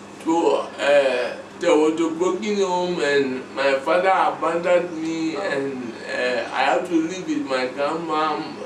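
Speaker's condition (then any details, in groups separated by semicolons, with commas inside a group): Cerebral palsy; underdeveloped brain movement and speech areas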